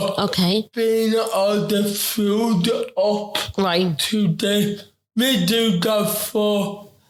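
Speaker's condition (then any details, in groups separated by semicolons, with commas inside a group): Ataxic cerebral palsy; affects talking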